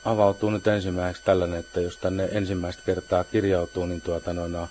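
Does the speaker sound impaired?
No.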